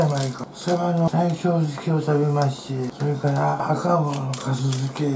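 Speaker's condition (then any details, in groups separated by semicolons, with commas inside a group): Tongue cancer, partial glossectomy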